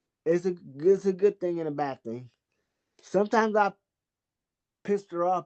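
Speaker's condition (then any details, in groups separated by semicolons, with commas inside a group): Cerebral palsy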